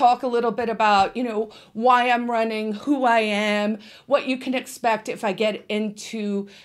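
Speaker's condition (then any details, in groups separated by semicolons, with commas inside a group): No condition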